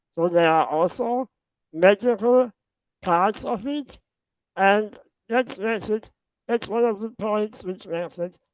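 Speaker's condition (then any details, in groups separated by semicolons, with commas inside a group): Spinal muscular atrophy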